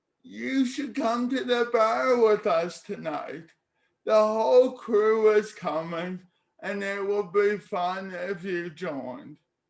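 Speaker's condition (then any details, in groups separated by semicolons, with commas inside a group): Cerebral palsy; speech therapy in childhood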